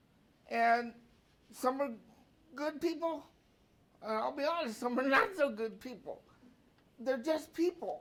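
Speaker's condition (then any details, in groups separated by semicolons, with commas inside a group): Cerebral palsy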